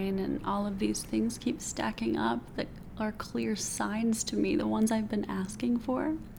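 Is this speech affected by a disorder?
No.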